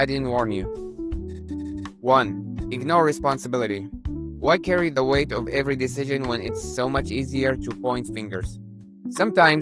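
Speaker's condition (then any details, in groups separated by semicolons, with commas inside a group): No condition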